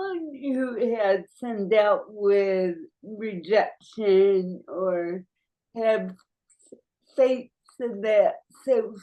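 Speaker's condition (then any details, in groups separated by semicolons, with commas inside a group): Cerebral palsy; noticeably affected speech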